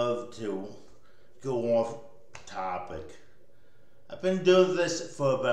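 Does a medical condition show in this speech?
Yes: cerebral palsy.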